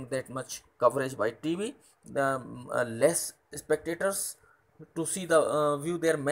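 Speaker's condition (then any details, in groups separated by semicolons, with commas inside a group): No condition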